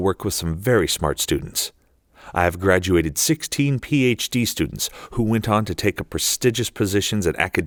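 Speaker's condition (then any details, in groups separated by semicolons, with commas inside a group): No condition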